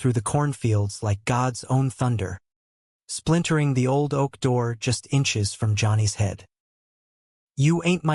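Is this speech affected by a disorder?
No.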